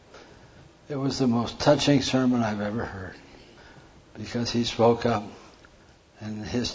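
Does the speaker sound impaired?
Yes: Parkinson's; hand tremor during talk.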